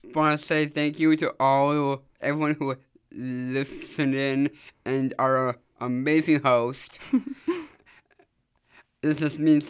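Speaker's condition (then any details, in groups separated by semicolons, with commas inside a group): Down syndrome; speaking live on radio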